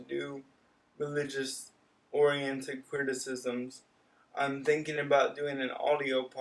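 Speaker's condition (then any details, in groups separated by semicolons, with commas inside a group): Cerebral palsy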